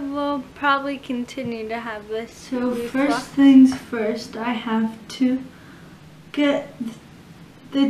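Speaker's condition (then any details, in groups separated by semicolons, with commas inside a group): Cerebral palsy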